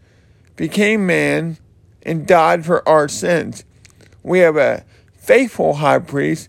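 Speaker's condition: Cerebral palsy; slurred speech

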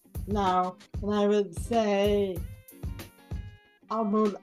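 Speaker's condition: Cerebral palsy; mildly affects speaking and gait

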